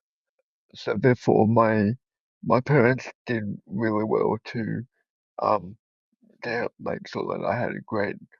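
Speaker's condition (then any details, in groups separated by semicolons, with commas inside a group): Cerebral palsy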